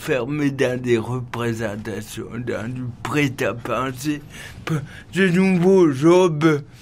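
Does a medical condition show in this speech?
Yes: cerebral palsy.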